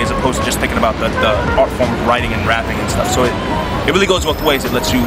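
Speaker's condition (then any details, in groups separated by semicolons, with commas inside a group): No condition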